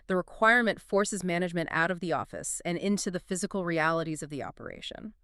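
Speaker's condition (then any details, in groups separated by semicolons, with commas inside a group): No condition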